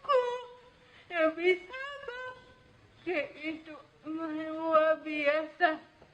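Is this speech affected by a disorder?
Yes: cerebral palsy.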